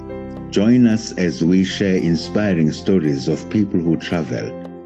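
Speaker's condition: No condition

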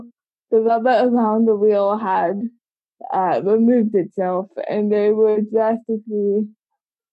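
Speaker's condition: Cerebral palsy; congenital, from birth, age 25

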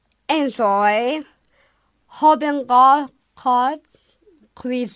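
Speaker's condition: Down syndrome; age 20

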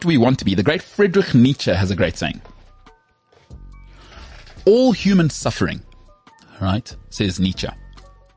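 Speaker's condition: No condition

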